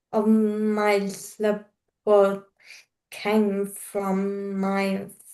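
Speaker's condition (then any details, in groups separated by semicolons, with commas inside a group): Cerebral palsy; slower speaking pace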